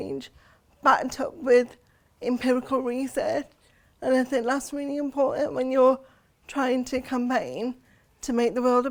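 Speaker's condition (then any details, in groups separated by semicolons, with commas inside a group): Cerebral palsy; since birth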